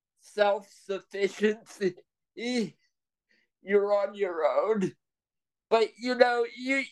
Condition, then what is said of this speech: Cerebral palsy. As you can tell when I'm excited and nervous and have a lot to say, sometimes my voice doesn't keep up with what's in